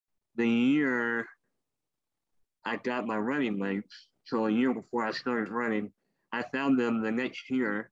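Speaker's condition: Cleft lip and palate; congenital

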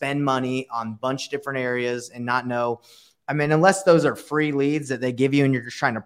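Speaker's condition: No condition

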